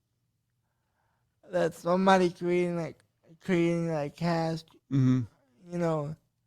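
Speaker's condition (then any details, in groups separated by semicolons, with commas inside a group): Cerebral palsy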